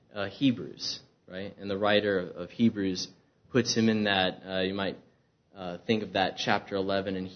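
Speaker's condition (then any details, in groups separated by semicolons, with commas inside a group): No condition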